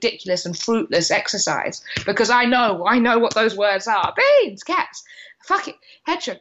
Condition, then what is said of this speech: Tourette syndrome. Because sometimes she is still surprised by some of the tics that come out of her mouth.